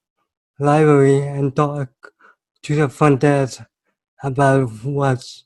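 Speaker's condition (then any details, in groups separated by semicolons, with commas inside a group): Cerebral palsy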